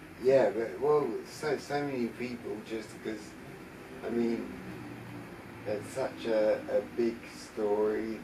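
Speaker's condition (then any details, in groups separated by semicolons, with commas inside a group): Traumatic brain injury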